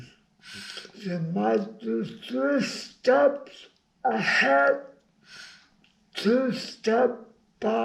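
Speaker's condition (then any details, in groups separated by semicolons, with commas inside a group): Brain injury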